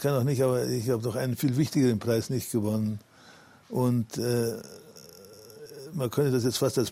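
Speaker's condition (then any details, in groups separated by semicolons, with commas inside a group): Parkinson's disease; public for about 11 years, almost no tremor, feels symptom-free when well adjusted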